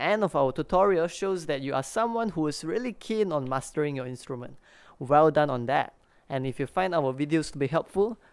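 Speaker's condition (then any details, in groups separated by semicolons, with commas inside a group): No condition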